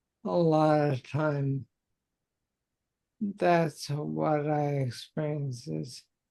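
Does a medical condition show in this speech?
Yes: multiple sclerosis.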